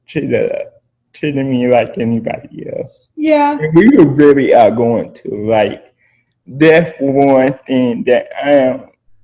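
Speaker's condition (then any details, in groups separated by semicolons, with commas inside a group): Spastic quadriplegic cerebral palsy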